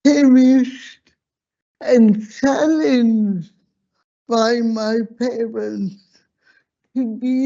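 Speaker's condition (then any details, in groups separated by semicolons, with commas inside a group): Slurred speech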